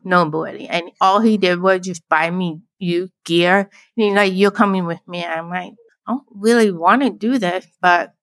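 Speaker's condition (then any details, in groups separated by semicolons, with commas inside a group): Deafblind, born deaf; can speak, signing easier than speaking english in videos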